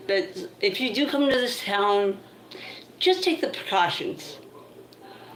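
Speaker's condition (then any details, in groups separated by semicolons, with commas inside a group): Cerebral palsy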